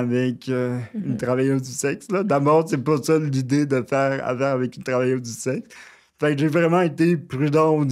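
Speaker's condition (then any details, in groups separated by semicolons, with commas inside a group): Cerebral palsy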